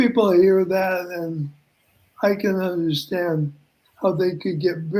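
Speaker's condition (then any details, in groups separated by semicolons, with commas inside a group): ALS; diagnosed two years ago, earlier symptoms; mainly affects voice and breathing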